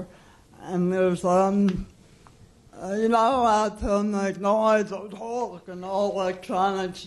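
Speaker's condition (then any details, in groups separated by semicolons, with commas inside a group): Cerebral palsy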